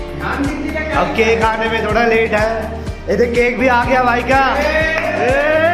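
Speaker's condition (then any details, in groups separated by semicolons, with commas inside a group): No condition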